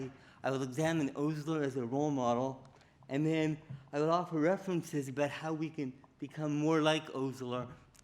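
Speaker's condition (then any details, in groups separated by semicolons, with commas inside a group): Cerebral palsy; diagnosed at age four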